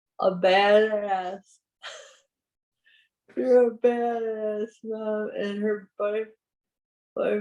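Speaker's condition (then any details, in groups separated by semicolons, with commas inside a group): Parkinson's; voice weaker than before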